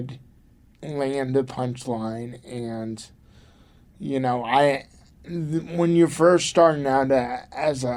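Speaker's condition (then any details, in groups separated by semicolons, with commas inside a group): Cerebral palsy; from birth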